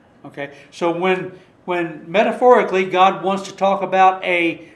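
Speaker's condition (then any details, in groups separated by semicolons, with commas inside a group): No condition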